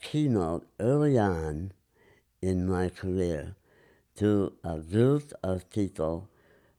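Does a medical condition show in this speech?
Yes: enlarged tongue from vascular growth; harder swallowing, speech affected.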